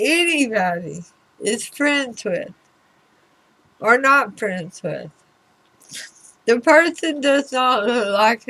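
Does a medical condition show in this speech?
Yes: throat cancer radiation damage.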